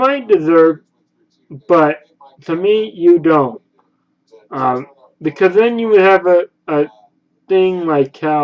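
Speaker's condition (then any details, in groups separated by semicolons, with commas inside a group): Cerebral palsy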